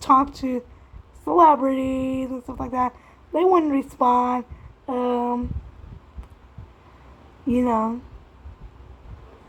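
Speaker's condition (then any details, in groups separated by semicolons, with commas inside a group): Cerebral palsy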